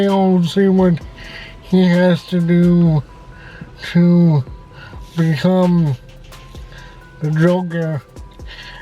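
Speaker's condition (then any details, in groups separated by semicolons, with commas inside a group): Cerebral palsy, severe; spastic type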